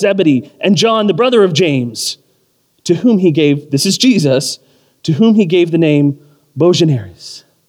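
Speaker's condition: No condition

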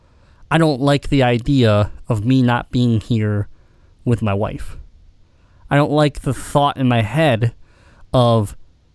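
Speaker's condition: Cleft palate; congenital cleft palate

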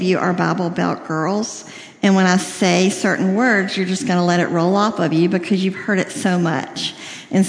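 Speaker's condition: Cleft lip and palate, severe

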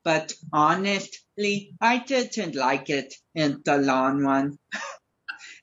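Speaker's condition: Cerebral palsy; speech affected

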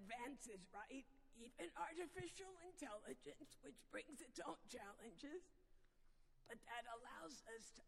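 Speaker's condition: Vocal dysphonia; vocal dysphonia diagnosed

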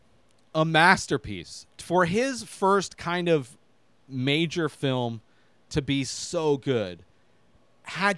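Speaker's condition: No condition

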